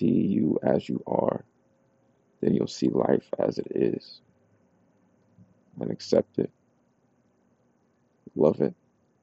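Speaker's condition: No condition

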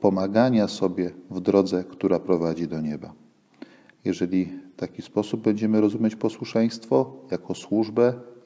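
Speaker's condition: No condition

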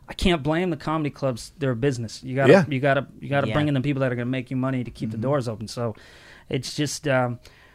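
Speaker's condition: No condition

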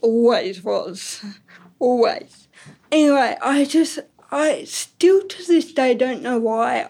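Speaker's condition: Ataxic cerebral palsy; resuscitated

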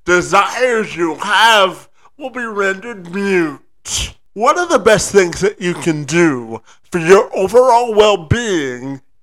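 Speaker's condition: Spastic quadriplegic cerebral palsy; present from birth, told at age 9 of lifelong need for walker and wheelchair

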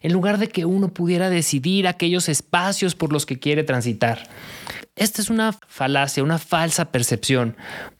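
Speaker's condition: No condition

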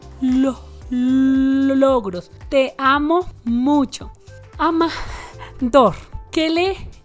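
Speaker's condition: Stuttering; severe stuttering, long-standing, speech therapies with friend's help; stutters while giving public conferences, working to improve; audible stuttering in public speaking, uses smile while stuttering; repeated sounds, prolonged sounds

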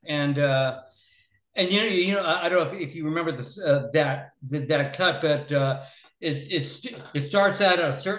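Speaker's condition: Stuttering; which the speaker calls obvious; repeated sounds, repeated words

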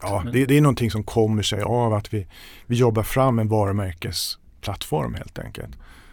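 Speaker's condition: No condition

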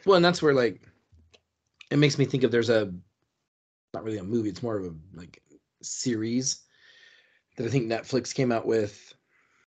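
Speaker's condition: No condition

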